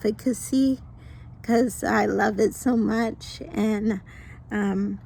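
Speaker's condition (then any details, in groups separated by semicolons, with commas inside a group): Mild cerebral palsy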